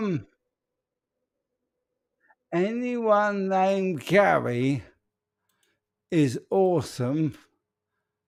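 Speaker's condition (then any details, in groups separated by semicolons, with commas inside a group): ALS; speech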